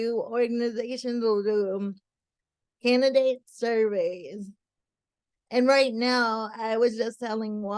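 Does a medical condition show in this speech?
Yes: cerebral palsy.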